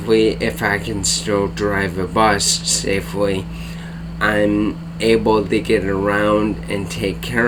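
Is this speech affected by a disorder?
Yes: ALS; bulbar onset, tongue.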